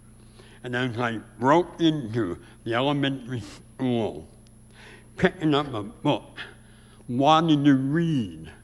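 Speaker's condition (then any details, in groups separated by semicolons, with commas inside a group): Severe speech impediment; about age 84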